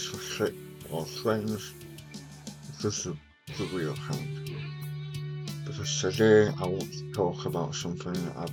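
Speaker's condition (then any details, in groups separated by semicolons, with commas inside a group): Partial glossectomy for tongue cancer, hemiglossectomy; half of tongue removed for cancer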